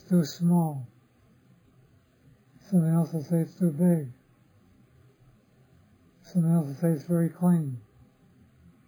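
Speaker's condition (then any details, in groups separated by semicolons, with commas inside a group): Parkinson's disease; others offer remedies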